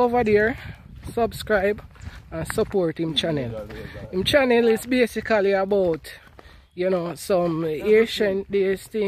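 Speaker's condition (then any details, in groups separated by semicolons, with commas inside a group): No condition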